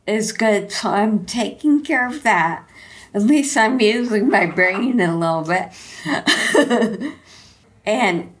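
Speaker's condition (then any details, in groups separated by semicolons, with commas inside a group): Friedreich's ataxia; slurred speech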